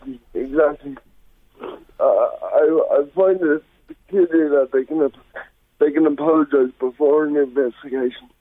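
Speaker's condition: Cerebral palsy; visibly apparent disability

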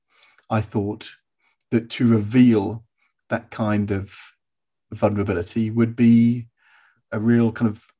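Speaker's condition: Stammer, interiorised stammer with blocks; lifelong interiorised stammer, identified in adulthood via Francine Bates, British Stammering Association, father also stammered; stammers openly without avoidance or concealment, rides it largely unnoticed, talks publicly on stammering six-monthly; internal blocks not overt repetitions, stammers in speeches, this conversation, worse without regular public talking; prolonged sounds, blocks

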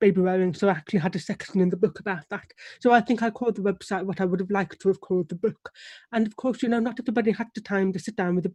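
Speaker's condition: Deafness; relies on lip reading

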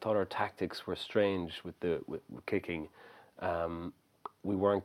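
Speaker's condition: No condition

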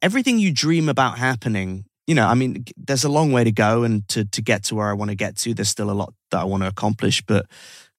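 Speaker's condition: No condition

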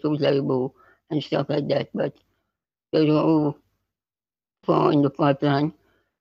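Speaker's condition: Spinal muscular atrophy type 2; neuromuscular

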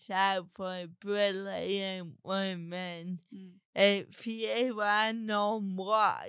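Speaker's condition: Cerebral palsy; talks differently

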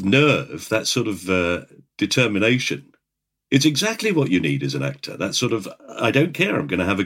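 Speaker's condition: No condition

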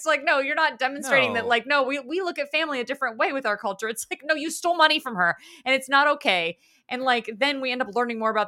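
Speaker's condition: No condition

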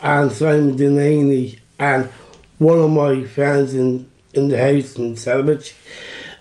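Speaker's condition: Down syndrome; acting from age eight at Rayfields

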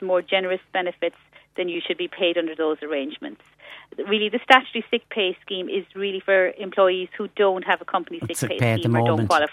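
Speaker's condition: No condition

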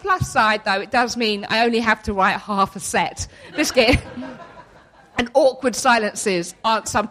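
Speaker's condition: Tourette's syndrome; involuntary vocal tics of repeated words and obscenities, episodes of complete loss of speech control

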